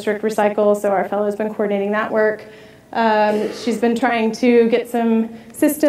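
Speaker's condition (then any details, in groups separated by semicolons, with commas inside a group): No condition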